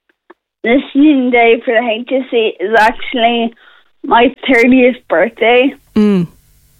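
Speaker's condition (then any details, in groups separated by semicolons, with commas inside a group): Friedreich's ataxia; awaiting HSE reimbursement decision on Skyclarys, drug that slows progression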